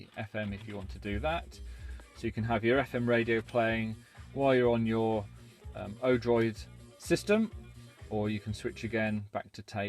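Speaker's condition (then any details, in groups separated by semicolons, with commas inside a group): No condition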